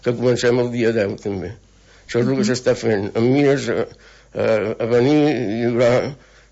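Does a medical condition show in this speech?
Yes: Parkinson's disease; brain stops making dopamine affecting psychomotor function, diagnosed 12 years ago; weekly table tennis program with CERT Tenis Taula and Àrea Bàsica de Salut.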